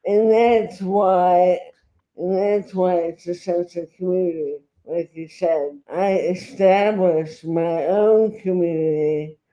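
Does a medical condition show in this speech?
Yes: traumatic brain injury; left arm spastic.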